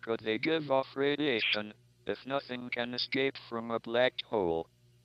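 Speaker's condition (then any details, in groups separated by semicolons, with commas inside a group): ALS, speech-generating device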